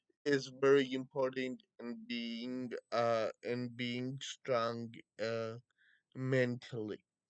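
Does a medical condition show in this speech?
Yes: Friedreich's ataxia.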